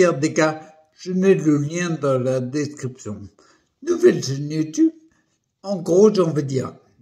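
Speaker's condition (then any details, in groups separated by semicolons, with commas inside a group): Primary progressive multiple sclerosis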